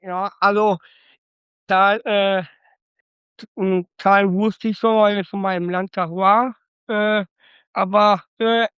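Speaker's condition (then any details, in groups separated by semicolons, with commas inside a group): Down syndrome; trisomy 21, congenital, suspected on ultrasound two days before birth, born by caesarean at St. Vinzenz Krankenhaus Datteln; age 26, some limitations, lives well with it, attended early intervention (Frühförderstelle)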